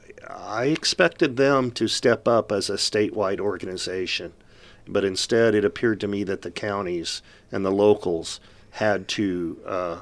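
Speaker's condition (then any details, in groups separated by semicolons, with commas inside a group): No condition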